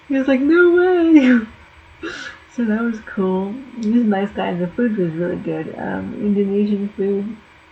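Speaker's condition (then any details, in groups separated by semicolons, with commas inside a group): Cerebral palsy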